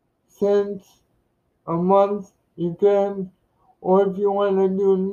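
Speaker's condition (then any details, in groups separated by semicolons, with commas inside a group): Cerebral palsy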